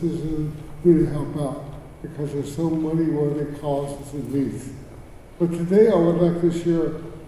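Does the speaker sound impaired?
Yes: cerebral palsy; speech.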